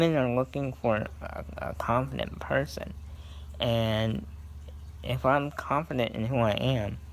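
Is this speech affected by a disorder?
Yes: cerebral palsy; scoliosis.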